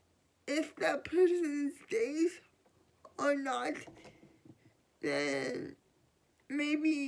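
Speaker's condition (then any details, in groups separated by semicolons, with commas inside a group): Cerebral palsy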